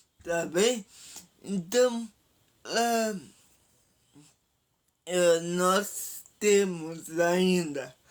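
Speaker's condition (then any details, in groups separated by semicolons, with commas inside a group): Paralysis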